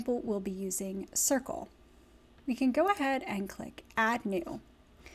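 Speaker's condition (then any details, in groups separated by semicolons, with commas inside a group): No condition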